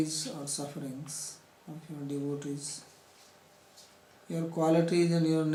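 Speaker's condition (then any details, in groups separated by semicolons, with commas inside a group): No condition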